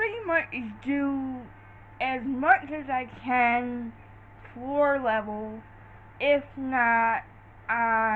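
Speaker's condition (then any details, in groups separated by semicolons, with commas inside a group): Cerebral palsy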